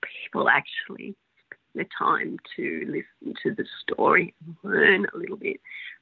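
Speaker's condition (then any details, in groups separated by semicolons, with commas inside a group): Spasmodic dysphonia; words disappear like bad phone reception, bits of words lost, holds voice box, cough or hiccup resets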